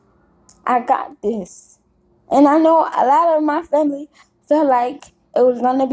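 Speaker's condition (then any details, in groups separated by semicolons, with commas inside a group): Cerebral palsy; caused by birth stroke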